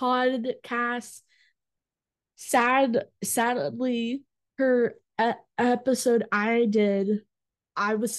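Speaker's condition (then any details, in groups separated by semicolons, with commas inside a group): Stuttering; fear of speaking in front of groups, school accommodations for presenting projects, found national stuttering association; stumbles on own name, now stutters freely without guarding speech; repeated sounds, prolonged sounds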